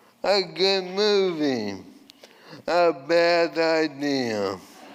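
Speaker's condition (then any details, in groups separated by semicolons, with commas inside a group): ALS; voice changed from earlier resonant voice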